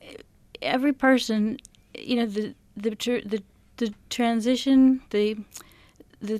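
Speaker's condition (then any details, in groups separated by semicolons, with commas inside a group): Parkinson's disease; diagnosed 10 years ago by Dr. Dorsey, first sign trouble lifting feet, deep brain stimulation surgery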